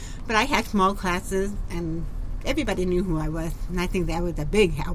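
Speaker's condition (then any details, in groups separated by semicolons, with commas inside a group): Profound deafness; genetic auditory nerve damage, born hearing or hard of hearing, profoundly deaf by age five; cochlear implants a couple years ago, bypass damaged nerve, formerly hearing aids, groups still hard; deaf voice, sounds different, sometimes taken for German accent, once reported as drunk slurring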